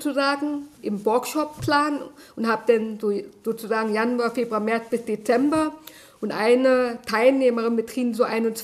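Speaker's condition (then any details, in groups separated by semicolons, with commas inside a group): Deafness; can speak aloud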